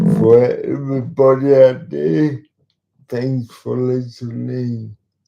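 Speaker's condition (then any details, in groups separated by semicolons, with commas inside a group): Cerebral palsy; talks slowly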